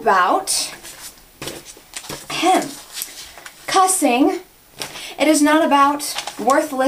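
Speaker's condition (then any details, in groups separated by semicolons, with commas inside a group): No condition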